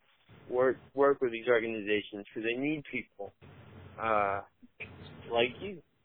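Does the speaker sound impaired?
Yes: cerebral palsy, mild; had speech therapy.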